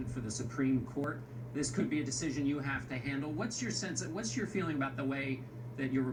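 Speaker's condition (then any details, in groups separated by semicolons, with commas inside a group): No condition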